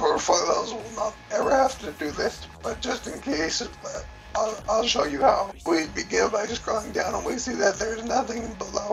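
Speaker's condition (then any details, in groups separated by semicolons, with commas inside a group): Cerebellar ataxia from brain tumour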